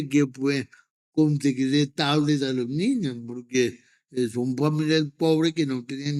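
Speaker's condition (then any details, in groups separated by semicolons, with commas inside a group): Cerebral palsy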